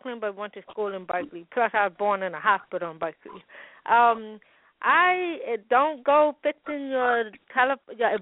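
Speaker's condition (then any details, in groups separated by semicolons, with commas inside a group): Hearing loss with speech impediment, congenital; hearing aids since 15 months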